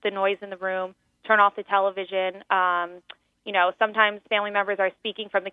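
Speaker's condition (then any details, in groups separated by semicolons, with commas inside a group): No condition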